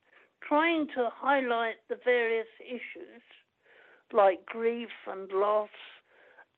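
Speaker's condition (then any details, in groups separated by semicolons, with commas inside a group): Cerebral palsy; permanent wheelchair user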